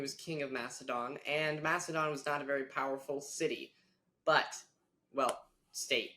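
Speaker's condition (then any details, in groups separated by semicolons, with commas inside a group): No condition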